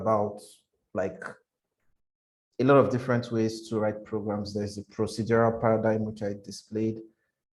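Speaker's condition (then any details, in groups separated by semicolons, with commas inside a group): No condition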